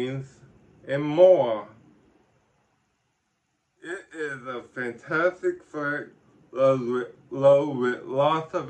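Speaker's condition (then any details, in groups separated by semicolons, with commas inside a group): Ataxic cerebral palsy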